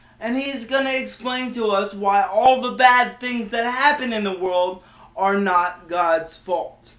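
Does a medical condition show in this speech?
Yes: cerebral palsy.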